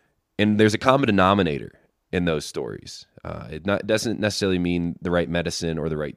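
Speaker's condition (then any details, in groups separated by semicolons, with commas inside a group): No condition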